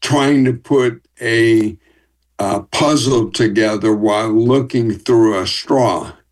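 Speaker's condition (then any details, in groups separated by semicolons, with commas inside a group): ALS; limb-onset, first symptom sudden herky-jerky walking, diagnosed about two years after symptom onset; walking worsened from limp to cane, enrolled in Austin study on speech and behavior changes; speech audibly affected, formerly fast talker, voice banking via Team Gleason word banking program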